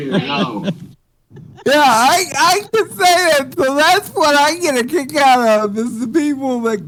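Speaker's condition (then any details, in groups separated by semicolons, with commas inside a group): Cerebral palsy; speech sounds drunk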